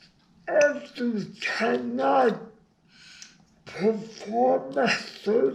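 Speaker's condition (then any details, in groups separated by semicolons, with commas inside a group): Brain injury; speaks poorly, pushes air past vocal cords with fingers, aspirates saliva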